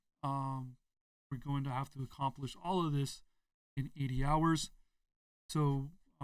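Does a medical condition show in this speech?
No.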